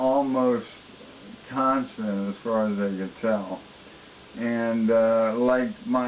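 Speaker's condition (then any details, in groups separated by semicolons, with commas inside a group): ALS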